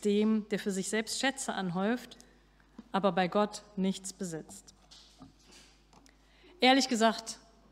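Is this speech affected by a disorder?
No.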